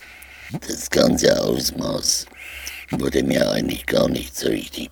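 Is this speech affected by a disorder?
Yes: total laryngectomy, voice prosthesis (shunt valve) speech; total laryngectomy many years ago, large abscess over epiglottis and larynx, earlier emergency tracheotomy, no radiation; custom epithesis with hands-free speaking valve, air swallowing, epithesis briefly dislodged during recording; speaks via shunt valve, standard cannula failed to seal stoma, rehab speech therapy, swallowing fairly good.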